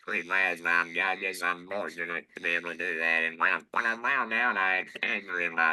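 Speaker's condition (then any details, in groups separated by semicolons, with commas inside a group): Laryngectomy; TE voice or electrolarynx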